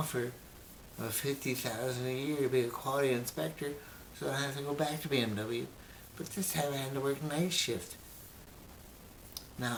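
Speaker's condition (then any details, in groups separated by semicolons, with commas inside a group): Brain injury; memory greatly affected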